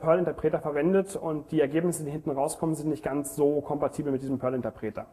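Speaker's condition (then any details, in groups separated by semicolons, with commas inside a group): No condition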